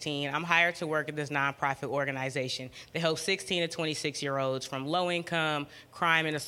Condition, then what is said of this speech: No condition.